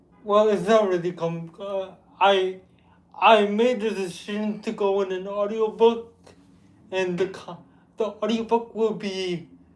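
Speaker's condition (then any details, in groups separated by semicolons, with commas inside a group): Cerebral palsy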